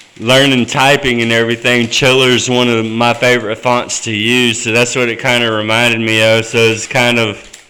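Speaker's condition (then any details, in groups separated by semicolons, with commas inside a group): No condition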